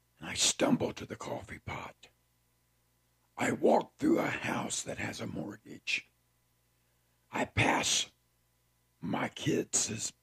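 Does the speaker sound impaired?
Yes: partial laryngectomy; about 20 years since sudden onset, speech still self-described as unusual.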